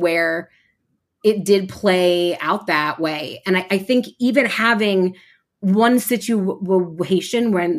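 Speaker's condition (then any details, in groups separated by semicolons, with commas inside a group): Stuttering; variable stuttering, formerly preoccupied with which words would be easier to say, helped by stuttering community; amount of stuttering, feeling stuck and physical tension fluctuate, stutters openly; prolonged sounds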